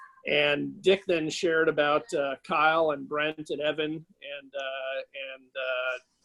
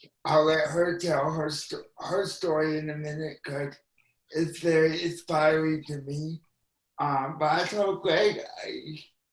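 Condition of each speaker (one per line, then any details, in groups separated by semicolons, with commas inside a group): No condition
Cerebral palsy; spastic quadriplegic, spasticity all four limbs including right hand; verbal, can articulate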